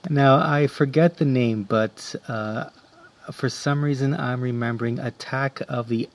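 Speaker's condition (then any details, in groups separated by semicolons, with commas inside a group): Stuttering; stuttering that comes and goes, occasional very severe episodes, voluntary stuttering a goal, finds it hard; varies, worse after noticing fewer stutters, also in conversations and presentations, small groups; blocks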